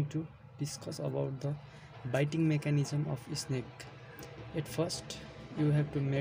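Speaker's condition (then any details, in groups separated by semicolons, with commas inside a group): No condition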